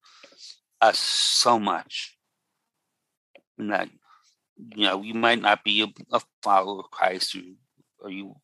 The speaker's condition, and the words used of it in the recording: Aphasia. I have expressive aphasia because this is the second time I've had a stroke.